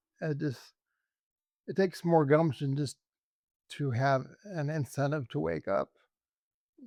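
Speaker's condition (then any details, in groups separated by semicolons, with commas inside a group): ALS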